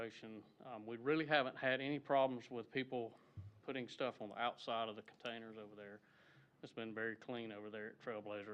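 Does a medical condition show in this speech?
No.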